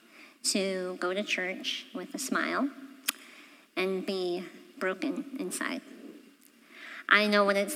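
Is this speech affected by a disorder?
Yes: cleft palate; congenital.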